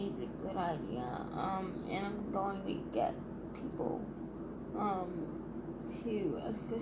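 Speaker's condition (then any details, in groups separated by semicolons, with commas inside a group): Cerebral palsy, triplegia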